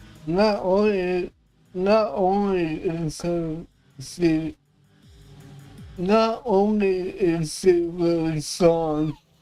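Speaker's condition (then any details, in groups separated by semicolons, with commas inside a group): Cerebral palsy; affects voice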